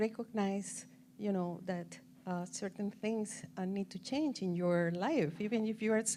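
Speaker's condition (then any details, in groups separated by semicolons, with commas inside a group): No condition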